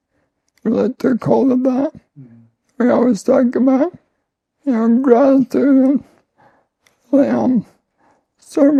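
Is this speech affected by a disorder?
Yes: ALS; voice and lungs affected.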